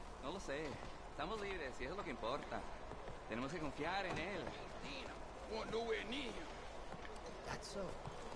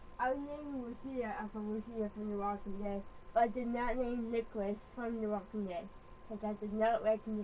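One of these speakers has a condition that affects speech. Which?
The second: cerebral palsy.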